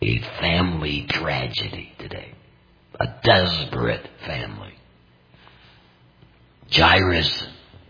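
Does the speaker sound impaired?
Yes: total laryngectomy; complete laryngectomy for larynx cancer, voice prosthesis; speaks through voice prosthesis, may cough while speaking, microphone setup worked out for him; unusual tone of voice, may sound painful to listeners, understandable with careful listening.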